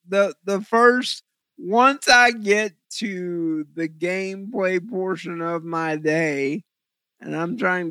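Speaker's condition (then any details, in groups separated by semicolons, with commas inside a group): Cerebral palsy; visual focusing difficulty, eyes weird, trouble focusing with VR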